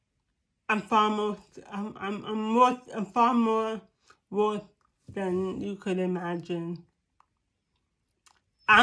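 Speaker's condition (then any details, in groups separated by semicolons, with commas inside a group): Cerebral palsy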